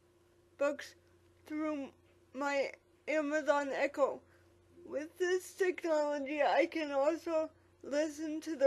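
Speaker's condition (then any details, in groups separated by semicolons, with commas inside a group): Quadriplegic cerebral palsy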